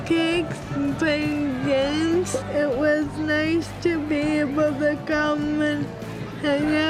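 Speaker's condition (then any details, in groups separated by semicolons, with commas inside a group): Cerebral palsy; limited body control, intellectual disability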